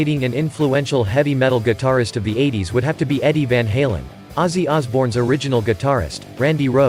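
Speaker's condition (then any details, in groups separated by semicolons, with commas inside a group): No condition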